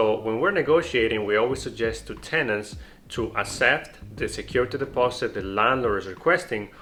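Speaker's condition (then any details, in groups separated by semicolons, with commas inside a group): No condition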